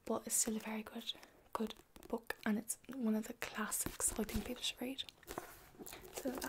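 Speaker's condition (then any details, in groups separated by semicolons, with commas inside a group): No condition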